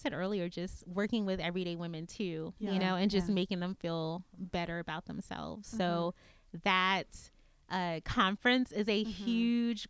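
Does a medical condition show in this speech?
No.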